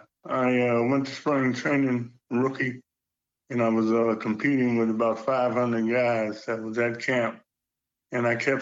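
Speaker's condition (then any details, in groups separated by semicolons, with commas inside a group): Parkinson's; age 70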